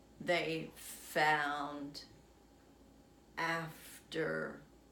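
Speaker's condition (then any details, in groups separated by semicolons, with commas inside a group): Essential tremor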